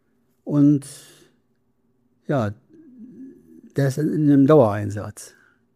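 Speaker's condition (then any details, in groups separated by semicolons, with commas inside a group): Parkinson's disease; speech therapy trains facial muscles against freezing face and speech against decline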